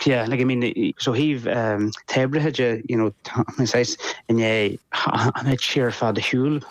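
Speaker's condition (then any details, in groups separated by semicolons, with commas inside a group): No condition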